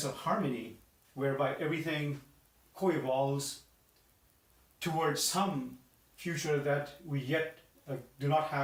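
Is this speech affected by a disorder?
No.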